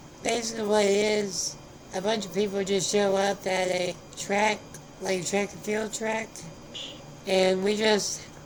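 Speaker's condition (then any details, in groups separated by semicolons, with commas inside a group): Spinal muscular atrophy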